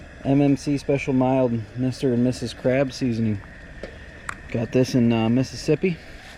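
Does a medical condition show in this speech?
No.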